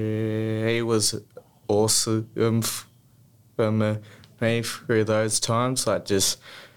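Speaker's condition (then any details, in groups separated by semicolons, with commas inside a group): Stutter; childhood stutter, therapy grades 1-4, smooth speech at Box Hill Clinic 2 years from 14-15; prolonged sounds, blocks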